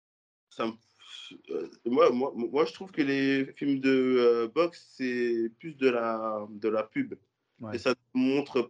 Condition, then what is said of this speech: Stuttering. Parfois, tu as un peu de bégaiement.